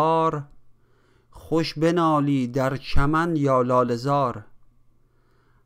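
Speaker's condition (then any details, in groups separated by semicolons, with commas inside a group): No condition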